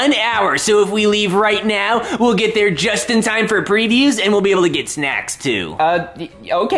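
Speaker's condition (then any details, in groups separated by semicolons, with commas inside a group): No condition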